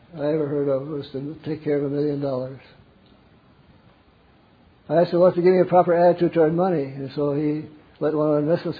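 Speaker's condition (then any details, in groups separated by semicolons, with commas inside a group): Parkinson's; wakes up around 3 am, takes cold shower instead of lying awake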